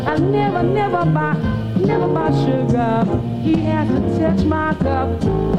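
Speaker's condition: No condition

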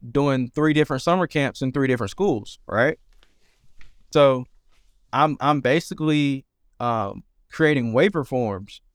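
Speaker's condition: No condition

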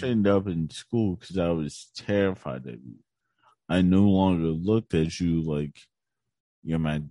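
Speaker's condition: Cerebral palsy; right side weaker than left

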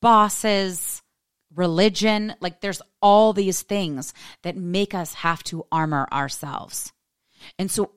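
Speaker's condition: No condition

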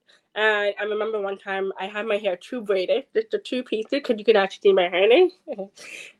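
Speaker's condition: Deafness, acquired at age four

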